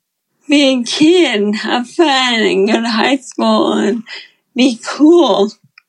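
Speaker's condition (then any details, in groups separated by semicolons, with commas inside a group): Friedreich's ataxia; communication becoming more challenging as disease progresses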